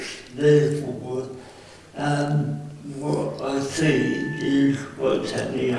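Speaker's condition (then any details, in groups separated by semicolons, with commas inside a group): Cerebral palsy; present since birth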